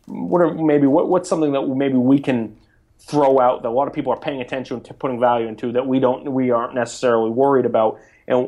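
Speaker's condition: No condition

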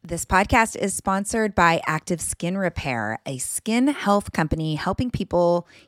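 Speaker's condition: No condition

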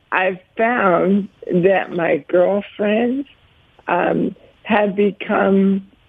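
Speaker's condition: ALS; tongue affected, speaks more slowly than before, worried about voice, held up over 15 minutes

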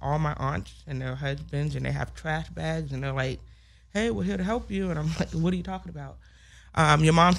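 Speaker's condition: Hearing loss with speech impediment; specialized hearing aids needed

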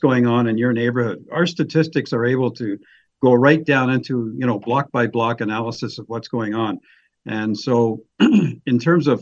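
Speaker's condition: No condition

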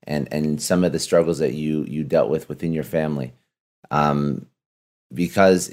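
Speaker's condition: No condition

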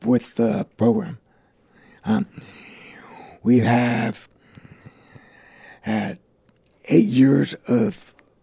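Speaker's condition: Vocal cord damage; right side and arm weak

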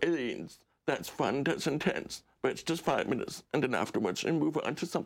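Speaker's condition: Deaf; relies on subtitles

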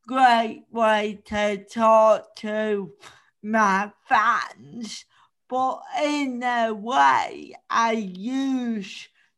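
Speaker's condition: Cerebral palsy; since childhood

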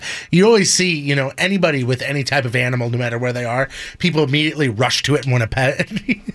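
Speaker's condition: No condition

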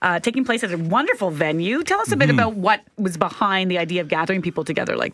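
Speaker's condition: No condition

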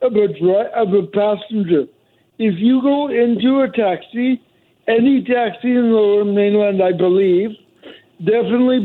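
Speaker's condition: Cerebral palsy; mobility declined since

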